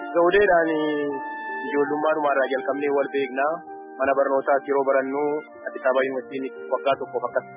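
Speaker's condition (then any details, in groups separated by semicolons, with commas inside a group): No condition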